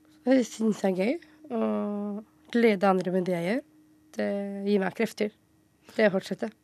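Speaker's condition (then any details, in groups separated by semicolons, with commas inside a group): Down syndrome; congenital, present from birth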